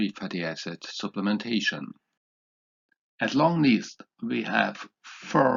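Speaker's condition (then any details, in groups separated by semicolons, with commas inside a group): No condition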